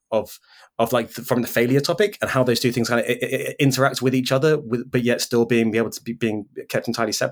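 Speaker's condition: Stutter; speech impediment; disfluent moment noted during this recording; makes recording podcasts difficult, still runs own podcast; repeated sounds, repeated words

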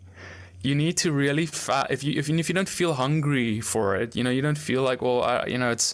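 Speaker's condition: No condition

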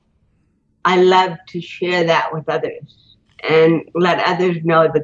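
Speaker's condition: Cerebral palsy; titanium neck limiting looking up

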